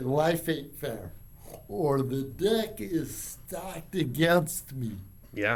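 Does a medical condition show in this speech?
Yes: cerebral palsy; from birth.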